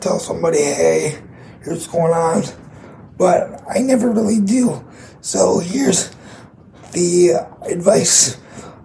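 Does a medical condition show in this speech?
Yes: cerebral palsy; condition audible in voice.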